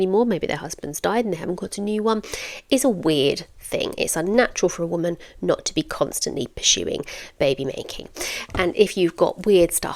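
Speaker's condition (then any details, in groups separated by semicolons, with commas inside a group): No condition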